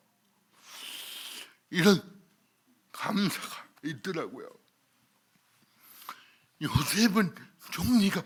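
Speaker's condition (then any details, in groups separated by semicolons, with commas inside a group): Cerebral palsy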